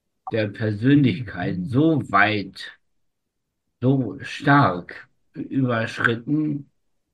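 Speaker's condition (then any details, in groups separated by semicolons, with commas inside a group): Spastic tetraparesis; umbilical cord around neck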